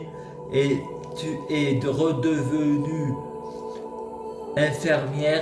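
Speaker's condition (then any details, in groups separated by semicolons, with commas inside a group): Multiple sclerosis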